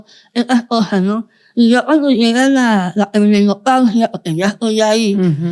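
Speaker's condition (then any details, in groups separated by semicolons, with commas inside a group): Moebius syndrome, congenital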